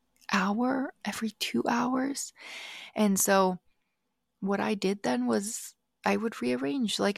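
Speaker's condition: No condition

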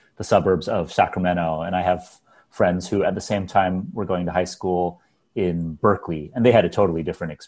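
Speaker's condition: No condition

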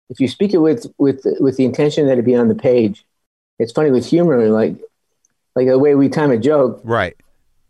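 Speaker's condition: Parkinson's disease; still walks poorly

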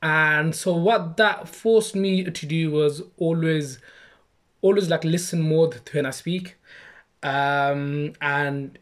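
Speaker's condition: Stammer; stammer since childhood, mocked and imitated by other kids from primary school; age 26, saying own name takes a long time; struggles saying own name, stammers less with put-on Birmingham accent or exaggerated speech; repeated words, prolonged sounds

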